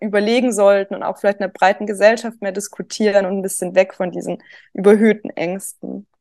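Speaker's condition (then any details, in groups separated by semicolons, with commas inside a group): No condition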